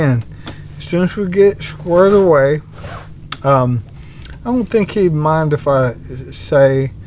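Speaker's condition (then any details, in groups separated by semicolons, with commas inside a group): ALS; bulbar-upper onset, tongue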